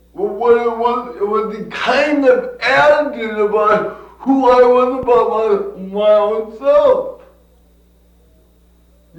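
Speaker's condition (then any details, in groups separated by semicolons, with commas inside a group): Cerebral palsy; from birth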